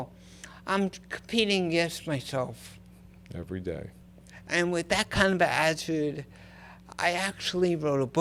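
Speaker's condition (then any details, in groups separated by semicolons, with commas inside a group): Cerebral palsy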